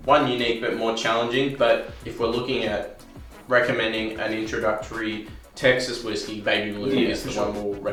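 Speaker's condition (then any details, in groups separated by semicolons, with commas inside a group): No condition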